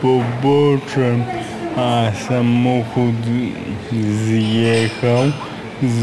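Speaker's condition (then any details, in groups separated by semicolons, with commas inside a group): Aphasia; 1% survival odds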